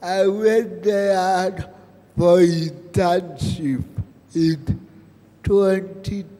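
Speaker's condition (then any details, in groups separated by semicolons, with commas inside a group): Cerebral palsy; about 34 years since onset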